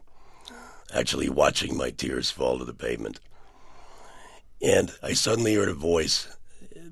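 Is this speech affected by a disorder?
Yes: partial laryngectomy for throat cancer; 80% larynx removed, Cleveland Clinic experimental surgery attaching left neck muscles, long-term trach; years after surgery, voice improved, often complimented as sexy; unable to speak about two years, once sounded like Brando, voice now improved but noticeably altered.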